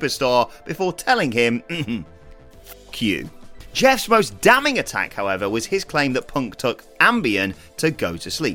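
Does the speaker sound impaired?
No.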